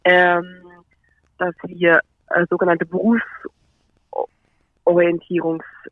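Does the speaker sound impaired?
Yes: stuttering; joined self-help relatively early, learned through self-help to handle stuttering openly; currently a fairly fluent phase, audible in recording; sometimes gets stuck, takes longer to speak, comes up more when speaking to groups, hardest in English online seminars; here blocks.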